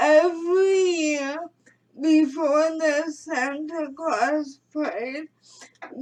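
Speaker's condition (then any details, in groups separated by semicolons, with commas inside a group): Cerebral palsy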